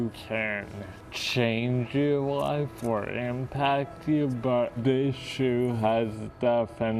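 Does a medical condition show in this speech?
Yes: cerebral palsy; affects muscle; runs competitively.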